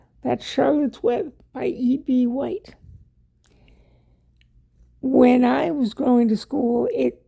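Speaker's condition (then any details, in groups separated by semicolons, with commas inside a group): Cerebral palsy; wheelchair user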